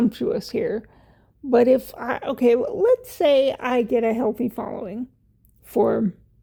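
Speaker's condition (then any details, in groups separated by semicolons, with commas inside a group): Cerebral palsy; wheelchair user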